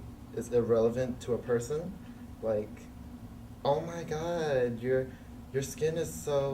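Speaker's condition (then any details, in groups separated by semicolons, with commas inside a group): No condition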